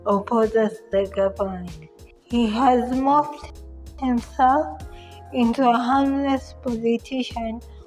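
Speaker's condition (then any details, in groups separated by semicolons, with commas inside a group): Cerebral palsy; from birth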